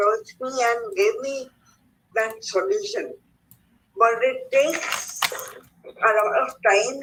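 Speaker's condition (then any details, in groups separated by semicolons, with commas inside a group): Cerebral palsy; speech affected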